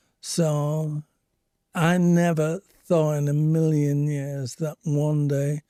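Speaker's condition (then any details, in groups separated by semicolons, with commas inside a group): Speech apraxia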